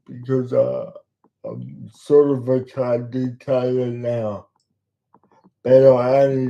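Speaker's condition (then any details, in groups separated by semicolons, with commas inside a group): Cerebral palsy; talks slowly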